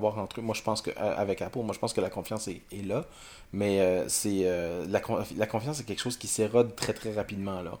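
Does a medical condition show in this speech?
No.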